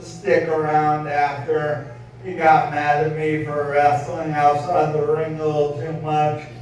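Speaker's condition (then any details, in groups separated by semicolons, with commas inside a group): ALS; voice sounds impaired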